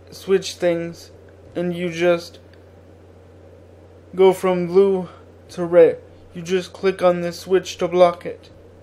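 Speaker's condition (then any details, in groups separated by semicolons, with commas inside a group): Cerebral palsy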